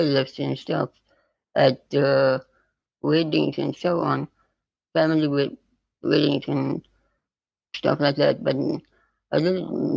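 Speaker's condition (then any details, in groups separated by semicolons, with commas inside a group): Spinal muscular atrophy type 2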